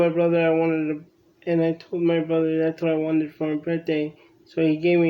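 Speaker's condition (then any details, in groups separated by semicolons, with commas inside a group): Cerebral palsy; from birth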